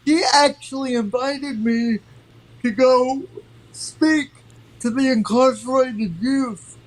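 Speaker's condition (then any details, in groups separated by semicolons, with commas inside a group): Cerebral palsy; from birth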